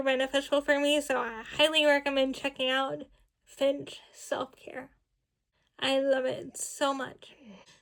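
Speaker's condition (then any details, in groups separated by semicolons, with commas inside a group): Cerebral palsy, spastic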